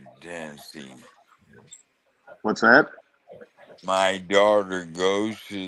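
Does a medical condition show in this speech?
Yes: ALS; losing ability to talk and swallow.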